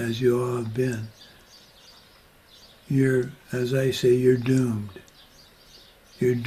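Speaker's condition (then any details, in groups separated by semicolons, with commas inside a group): Parkinson's disease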